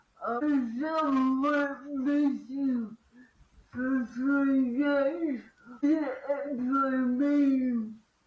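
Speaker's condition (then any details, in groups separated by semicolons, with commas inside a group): Cerebral palsy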